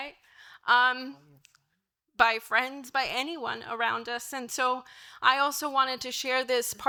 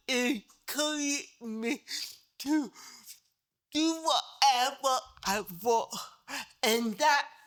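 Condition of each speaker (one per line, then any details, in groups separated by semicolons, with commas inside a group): No condition
Cerebral palsy; diplegia, multiple surgeries; diagnosed at age two; speech therapy in childhood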